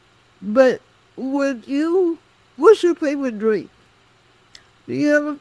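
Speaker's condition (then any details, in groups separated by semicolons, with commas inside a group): Cerebral palsy; speech affected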